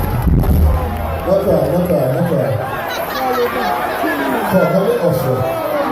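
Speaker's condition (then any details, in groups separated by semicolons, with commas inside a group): No condition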